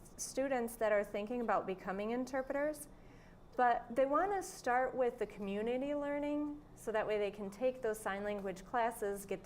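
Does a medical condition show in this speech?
No.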